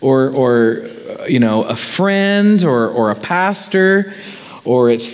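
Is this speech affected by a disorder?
No.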